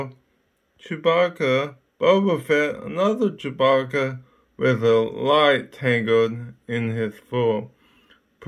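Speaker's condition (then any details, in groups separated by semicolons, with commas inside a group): Ataxic cerebral palsy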